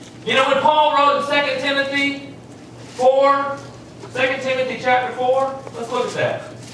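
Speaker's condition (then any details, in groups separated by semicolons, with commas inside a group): No condition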